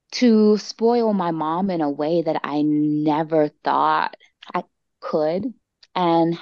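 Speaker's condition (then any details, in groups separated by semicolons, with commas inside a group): Stuttering; discloses stutter at start of conversations; prolonged sounds, blocks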